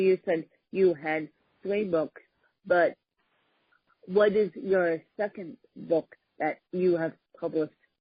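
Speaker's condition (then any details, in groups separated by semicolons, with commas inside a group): Hemiplegic cerebral palsy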